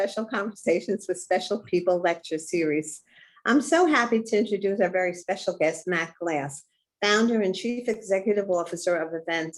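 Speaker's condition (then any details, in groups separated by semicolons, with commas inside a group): No condition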